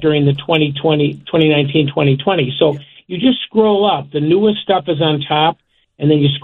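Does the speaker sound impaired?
No.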